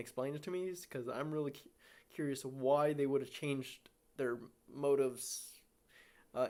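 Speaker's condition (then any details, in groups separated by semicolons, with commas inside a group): No condition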